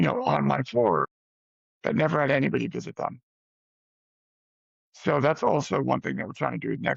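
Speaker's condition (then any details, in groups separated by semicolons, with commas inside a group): Spinal cord injury paralysis; diving accident, paralyzed from neck down; ongoing locomotor therapy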